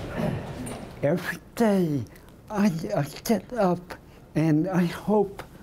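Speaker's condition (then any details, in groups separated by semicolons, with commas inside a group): Segmental dystonia; tongue involved, linked to heavy voice use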